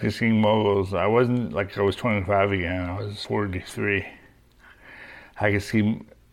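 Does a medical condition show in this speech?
Yes: Parkinson's disease; young-onset, LRRK2 hereditary, diagnosed at 38, right hand weakness, freezing, medication 5 years, deep brain stimulator; medication plus deep brain stimulation, adjustable if dyskinesias, daily exercise, Peloton bike.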